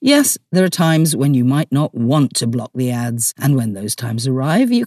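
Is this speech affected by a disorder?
No.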